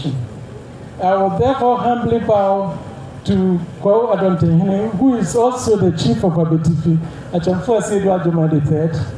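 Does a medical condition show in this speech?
No.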